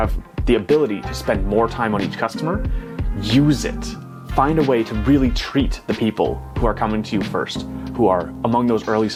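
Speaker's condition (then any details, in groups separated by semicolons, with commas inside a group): No condition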